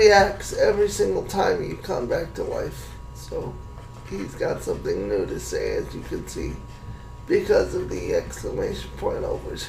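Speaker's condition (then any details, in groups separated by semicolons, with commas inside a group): Cerebral palsy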